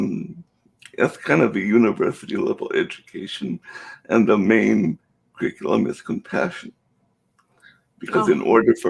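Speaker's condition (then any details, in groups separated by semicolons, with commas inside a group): Cerebral palsy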